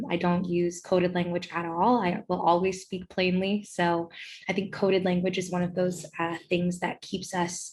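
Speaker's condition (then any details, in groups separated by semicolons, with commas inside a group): No condition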